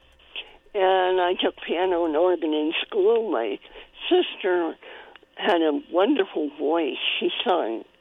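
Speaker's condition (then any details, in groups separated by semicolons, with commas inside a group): Cleft palate; congenital cleft palate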